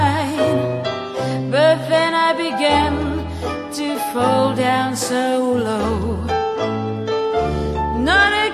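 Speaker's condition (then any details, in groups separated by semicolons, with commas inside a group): No condition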